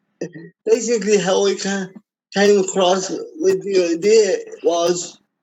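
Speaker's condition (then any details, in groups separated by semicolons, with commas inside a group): Cerebral palsy; wheelchair user since childhood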